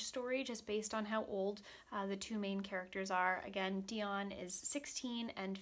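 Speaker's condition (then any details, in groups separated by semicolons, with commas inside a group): No condition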